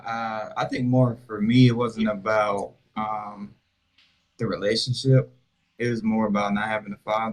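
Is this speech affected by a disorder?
No.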